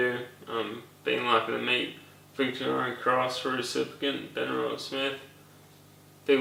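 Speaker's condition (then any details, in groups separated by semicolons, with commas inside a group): Brain injury; caused by accident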